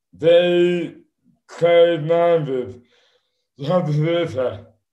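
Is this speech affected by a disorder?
Yes: dystonia; neurological movement disorder, caused by repeated rugby concussions and head knocks, affects speech and hands; diagnosed at national neurological hospital London after five years undiagnosed, five days of testing; slurred speech as first symptom, hands later involuntarily affected.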